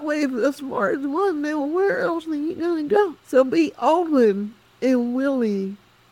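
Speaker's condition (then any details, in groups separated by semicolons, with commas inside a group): Cerebral palsy; cognition intact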